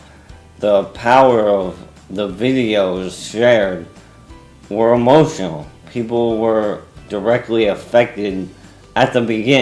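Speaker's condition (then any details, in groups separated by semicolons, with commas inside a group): ALS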